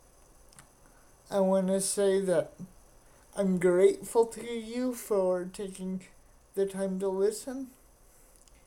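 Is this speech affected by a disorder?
Yes: cerebral palsy; described as pediatric stroke, caused by premature birth at 27 weeks, unable to walk, wheelchair user.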